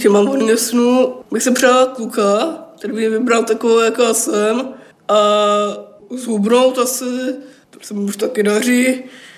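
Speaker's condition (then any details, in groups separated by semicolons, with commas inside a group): Down syndrome; congenital, since birth; pronounces very well, communicates and forms sentences well, talked from around age one, attended speech therapy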